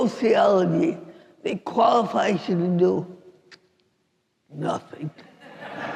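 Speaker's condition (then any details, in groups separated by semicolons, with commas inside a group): Cerebral palsy; affects walking and speech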